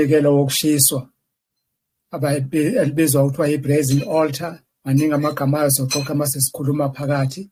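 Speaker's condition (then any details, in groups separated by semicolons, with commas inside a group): No condition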